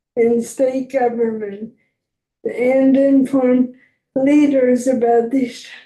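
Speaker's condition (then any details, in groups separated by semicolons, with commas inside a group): ALS; voice obviously deteriorating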